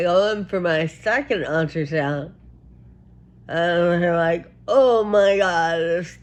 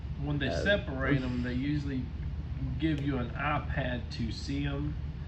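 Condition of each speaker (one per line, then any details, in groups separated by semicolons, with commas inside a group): Friedreich ataxia; small lung capacity; progressive; breathing trouble from small lung capacity
No condition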